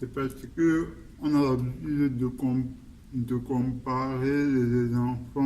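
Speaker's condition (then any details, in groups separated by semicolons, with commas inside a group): Cerebral palsy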